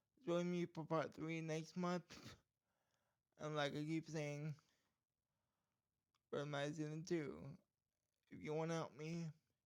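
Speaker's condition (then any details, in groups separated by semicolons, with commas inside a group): Cerebral palsy; speech problem from condition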